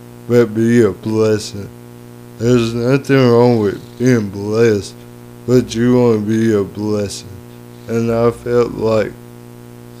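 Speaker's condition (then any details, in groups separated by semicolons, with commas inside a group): Cerebral palsy; lifelong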